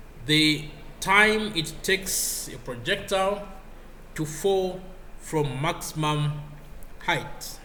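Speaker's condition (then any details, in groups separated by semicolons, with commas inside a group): No condition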